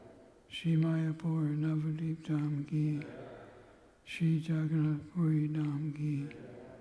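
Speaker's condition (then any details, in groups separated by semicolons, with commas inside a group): Parkinson's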